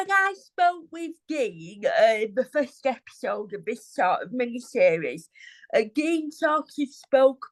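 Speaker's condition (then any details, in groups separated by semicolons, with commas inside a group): Cerebral palsy; wheelchair user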